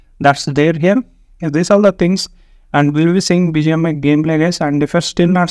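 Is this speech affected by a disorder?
No.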